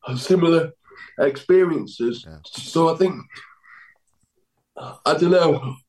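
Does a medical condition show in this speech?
Yes: cerebral palsy; needs help getting up and dressing.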